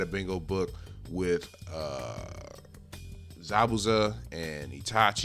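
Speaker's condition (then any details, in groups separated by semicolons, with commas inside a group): No condition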